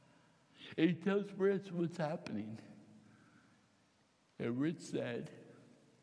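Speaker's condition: Cerebral palsy, mild; hand tremor

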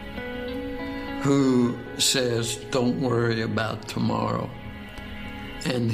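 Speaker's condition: ALS, speech-generating device

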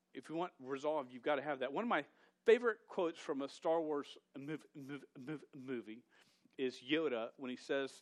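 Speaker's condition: Stuttering; long-standing stutter, present over 24 years, once fought calling to teach because unable to talk; stammers when nervous; repeated sounds

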